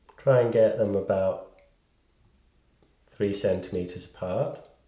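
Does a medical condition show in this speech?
No.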